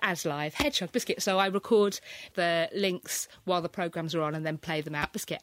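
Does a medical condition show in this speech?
Yes: Tourette's syndrome; physical and verbal tics, coprolalia with involuntary obscene tics, occasional tics colliding unusual ideas; frequent verbal tics, also hedgehog, cats, Aladdin, otherwise clear.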